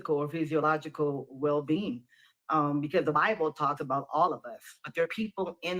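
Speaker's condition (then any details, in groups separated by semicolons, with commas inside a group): No condition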